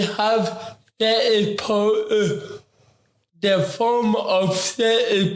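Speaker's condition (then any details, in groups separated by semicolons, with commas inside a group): Ataxic cerebral palsy; affects talking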